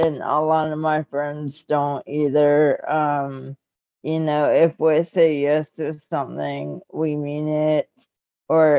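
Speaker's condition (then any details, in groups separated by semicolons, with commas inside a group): Cerebral palsy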